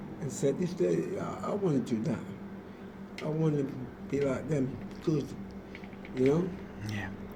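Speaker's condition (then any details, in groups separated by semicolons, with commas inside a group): Motor neurone disease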